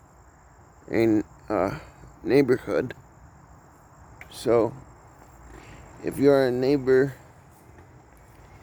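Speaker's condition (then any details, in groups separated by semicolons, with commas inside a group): Cerebral palsy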